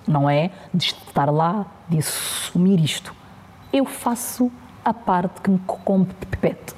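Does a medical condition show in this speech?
Yes: stuttering; fluency seen by others as varying day to day; effortful control to avoid stuttering, sometimes unavoidable, slow greetings, callers hung up, listeners must slow down; here repeated sounds, prolonged sounds.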